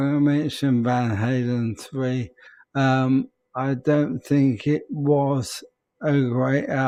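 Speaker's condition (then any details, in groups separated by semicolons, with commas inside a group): ALS; peculiar voice, speech very difficult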